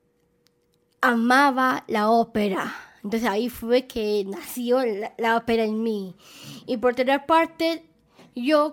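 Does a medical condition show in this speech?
Yes: Down syndrome; present from birth.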